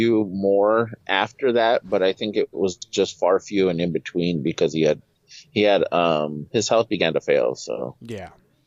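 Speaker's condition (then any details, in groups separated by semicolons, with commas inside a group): No condition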